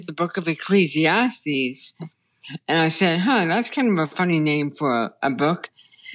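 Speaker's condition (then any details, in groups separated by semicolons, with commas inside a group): Brain stem tumor; childhood onset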